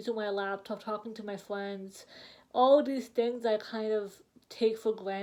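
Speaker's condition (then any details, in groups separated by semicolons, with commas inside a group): No condition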